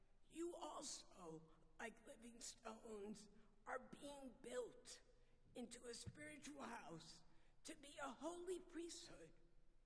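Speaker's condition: Vocal dysphonia; lost singing ability

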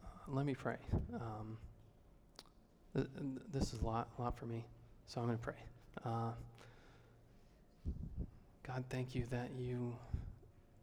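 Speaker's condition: No condition

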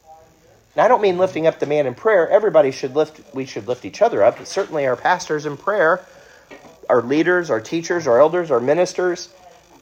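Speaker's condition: No condition

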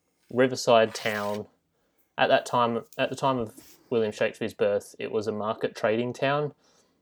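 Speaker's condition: No condition

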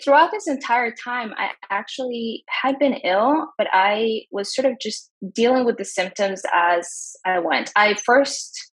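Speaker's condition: No condition

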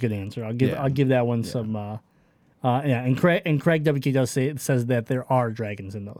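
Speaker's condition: Cleft palate; congenital cleft palate

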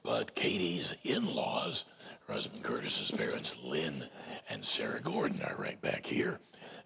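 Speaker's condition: Voice box removal needed; vocal cord cancer

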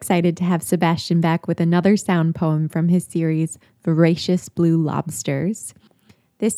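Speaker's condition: No condition

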